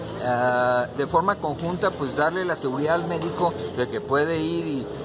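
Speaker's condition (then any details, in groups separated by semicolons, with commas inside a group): No condition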